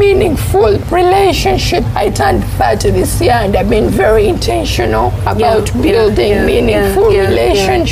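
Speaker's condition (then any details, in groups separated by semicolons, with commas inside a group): Cerebral palsy; onset in secondary school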